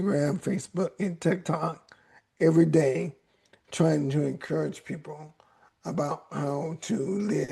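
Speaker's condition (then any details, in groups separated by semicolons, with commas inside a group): ALS; voice raspy at times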